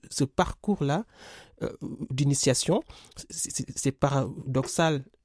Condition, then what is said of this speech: Stuttering. Alors je suis professeur qui bégaye, chercheur aussi et voilà, je pense que...